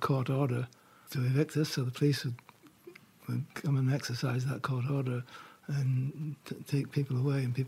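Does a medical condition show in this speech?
Yes: Parkinson's; diagnosed about 4 years ago.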